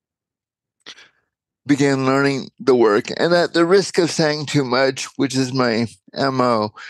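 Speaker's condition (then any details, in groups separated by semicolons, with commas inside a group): Cerebral palsy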